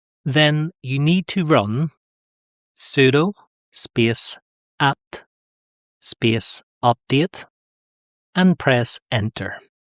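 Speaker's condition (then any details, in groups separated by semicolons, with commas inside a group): No condition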